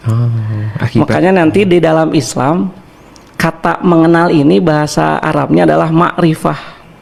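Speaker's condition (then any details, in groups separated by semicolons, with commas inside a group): No condition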